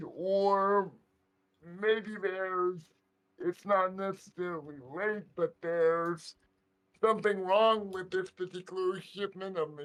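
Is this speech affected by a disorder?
Yes: cerebral palsy; right side weaker.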